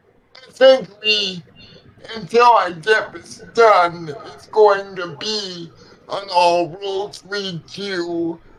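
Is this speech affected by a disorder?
Yes: cerebral palsy; legs affected.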